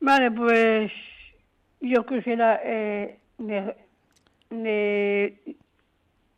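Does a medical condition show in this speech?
Yes: Down syndrome.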